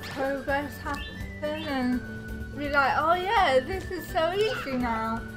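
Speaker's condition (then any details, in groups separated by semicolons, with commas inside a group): Cerebral palsy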